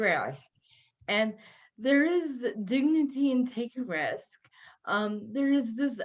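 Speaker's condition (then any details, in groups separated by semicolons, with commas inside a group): Cerebral palsy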